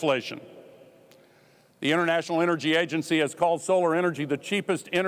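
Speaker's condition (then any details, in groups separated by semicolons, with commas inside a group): No condition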